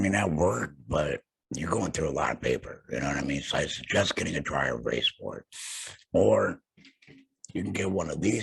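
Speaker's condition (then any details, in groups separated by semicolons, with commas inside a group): Laryngectomy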